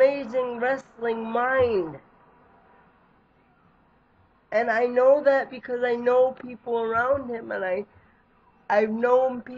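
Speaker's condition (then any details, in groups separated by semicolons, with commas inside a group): Cerebral palsy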